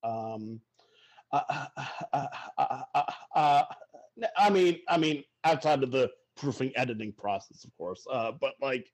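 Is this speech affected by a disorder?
Yes: stuttering; person who stutters, also diagnosed with cerebral palsy; really hard time using phone, verbal communication weakest, writes in chat box, Gchat or email; here repeated sounds.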